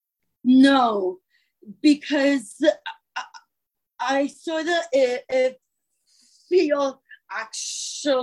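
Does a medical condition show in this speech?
Yes: stuttering; attended a speech course; here repeated sounds, prolonged sounds.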